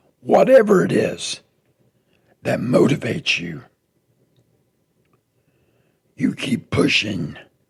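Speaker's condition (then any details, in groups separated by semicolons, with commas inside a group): Throat cancer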